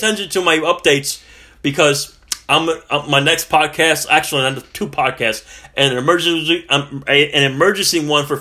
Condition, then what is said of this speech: Stuttering. You know, because I told Wayne, I don't want to stutter anymore, and now I'm not anymore.